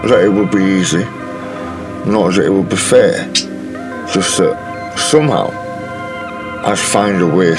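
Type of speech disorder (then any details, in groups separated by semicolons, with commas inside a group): Speech after partial glossectomy; tongue cancer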